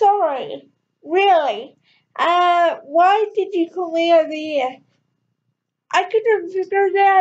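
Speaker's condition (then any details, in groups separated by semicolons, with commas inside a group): Cerebral palsy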